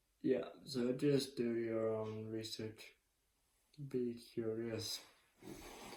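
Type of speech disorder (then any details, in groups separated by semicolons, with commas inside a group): Slurred speech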